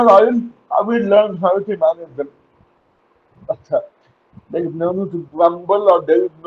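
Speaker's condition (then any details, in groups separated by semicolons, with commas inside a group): Cerebral palsy; uses wheelchair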